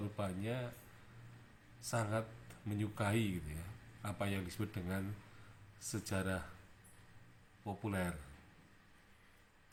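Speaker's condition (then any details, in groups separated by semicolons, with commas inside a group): No condition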